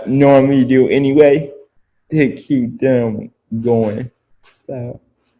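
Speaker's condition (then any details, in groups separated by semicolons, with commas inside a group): Spastic quadriplegic cerebral palsy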